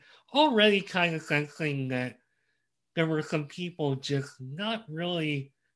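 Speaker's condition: Cleft lip and palate; congenital

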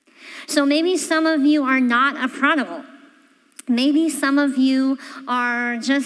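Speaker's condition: Cleft palate; congenital

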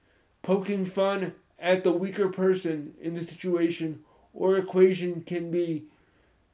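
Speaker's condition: Spastic cerebral palsy, moderate

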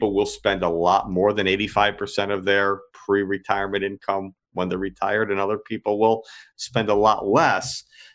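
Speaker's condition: No condition

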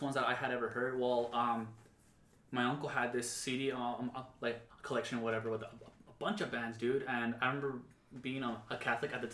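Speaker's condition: Stuttering, severe; stutters severely by own account, apologizes in case listeners cannot follow; prolonged sounds, blocks

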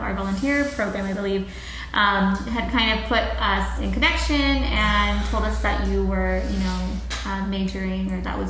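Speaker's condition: No condition

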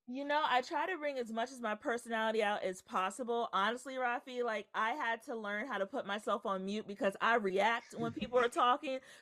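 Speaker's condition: No condition

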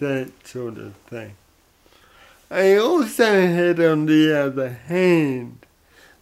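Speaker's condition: Cerebral palsy; odd sort of voice

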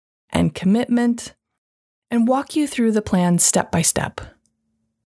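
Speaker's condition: No condition

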